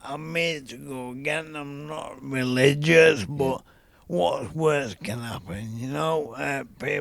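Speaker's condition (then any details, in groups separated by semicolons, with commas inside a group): ALS; young onset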